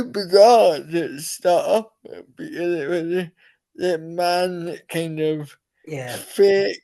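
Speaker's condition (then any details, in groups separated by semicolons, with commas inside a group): Cerebral palsy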